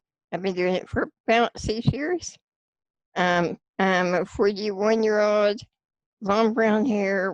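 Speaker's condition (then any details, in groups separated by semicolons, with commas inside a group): Spinal muscular atrophy; type 2, since childhood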